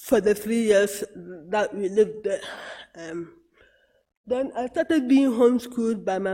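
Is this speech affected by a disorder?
Yes: cerebral palsy.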